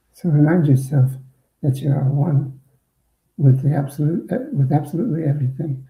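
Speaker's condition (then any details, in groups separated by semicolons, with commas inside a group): Parkinson's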